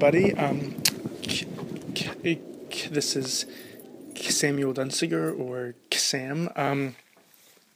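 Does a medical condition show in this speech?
Yes: stuttering; stuttering since age 3 or 4, nearly entire life; stuttered openly in first on-camera interview, did not disclose or apologize; here repeated sounds, blocks.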